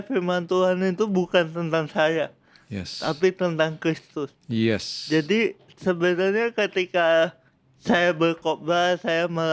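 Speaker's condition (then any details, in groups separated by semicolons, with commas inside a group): Cerebral palsy; from birth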